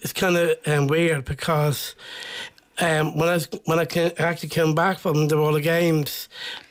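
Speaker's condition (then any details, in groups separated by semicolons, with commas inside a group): Down syndrome; then speech and drama training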